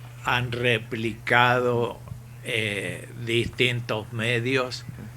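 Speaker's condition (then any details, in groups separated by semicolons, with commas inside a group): ALS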